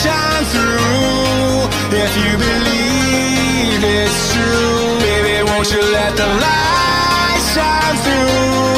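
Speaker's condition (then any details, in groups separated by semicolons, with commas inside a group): No condition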